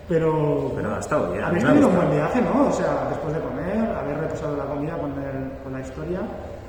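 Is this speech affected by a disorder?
No.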